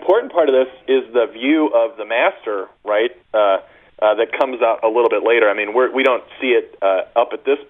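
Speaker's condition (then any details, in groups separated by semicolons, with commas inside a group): No condition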